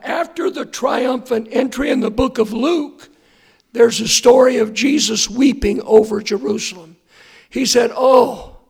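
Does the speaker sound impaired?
Yes: hoarseness after vocal cord surgery; vocal cords look straight.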